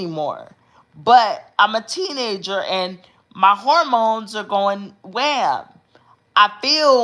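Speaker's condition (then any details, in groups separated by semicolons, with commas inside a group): Cerebral palsy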